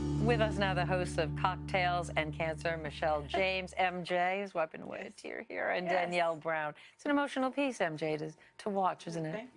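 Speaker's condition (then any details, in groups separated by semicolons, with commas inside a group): No condition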